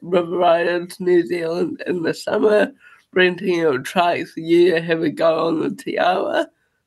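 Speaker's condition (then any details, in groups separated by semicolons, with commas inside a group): Cerebral palsy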